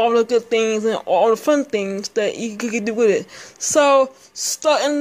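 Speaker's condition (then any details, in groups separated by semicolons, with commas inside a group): Speech impairment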